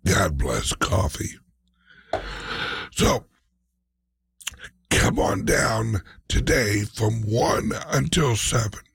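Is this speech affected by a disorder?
Yes: speech impediment, mild; slight, occasional, worst on words beginning with b.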